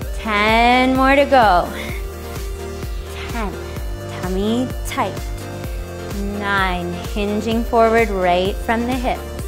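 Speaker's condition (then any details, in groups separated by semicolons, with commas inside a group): No condition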